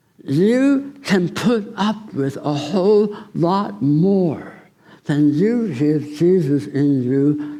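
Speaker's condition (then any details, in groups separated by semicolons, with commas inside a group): Tongue cancer surgery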